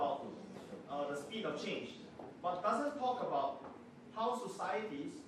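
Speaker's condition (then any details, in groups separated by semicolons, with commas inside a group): No condition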